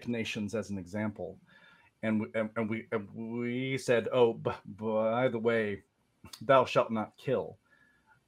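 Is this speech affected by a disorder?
Yes: stutter; tried pitch-shifted delayed auditory feedback device for choral speech, not really effective, picks up ambient sound; stutter heard as turbulence in voice, partly worsened by nerves; here repeated sounds, blocks.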